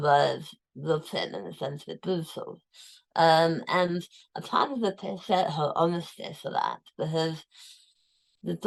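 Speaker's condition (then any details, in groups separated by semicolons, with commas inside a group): Tongue cancer, tongue removed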